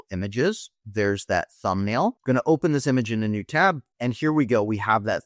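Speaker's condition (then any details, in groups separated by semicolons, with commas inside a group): No condition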